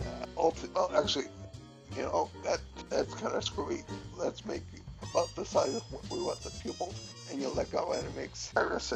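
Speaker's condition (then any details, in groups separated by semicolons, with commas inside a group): Cerebellar ataxia from brain tumour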